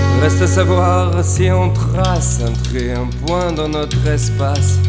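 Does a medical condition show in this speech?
No.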